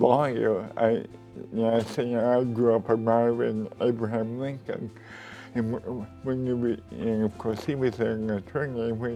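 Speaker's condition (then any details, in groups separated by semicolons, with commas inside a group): Cerebral palsy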